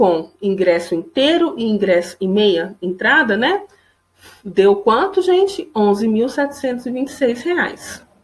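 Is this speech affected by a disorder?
No.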